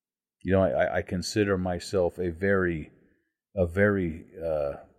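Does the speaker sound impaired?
No.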